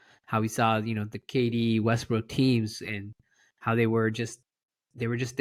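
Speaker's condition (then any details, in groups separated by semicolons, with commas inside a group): No condition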